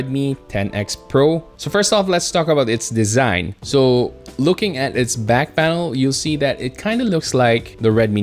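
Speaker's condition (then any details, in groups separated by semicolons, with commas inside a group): No condition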